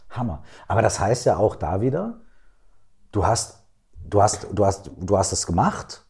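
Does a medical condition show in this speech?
No.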